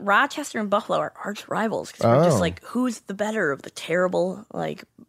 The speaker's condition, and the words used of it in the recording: Cleft palate. Like, they think I talk nasal because of my surgery.